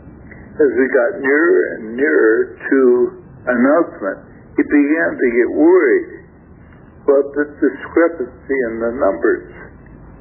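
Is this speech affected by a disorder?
Yes: stroke affecting throat muscles; much mobility recovered with therapy.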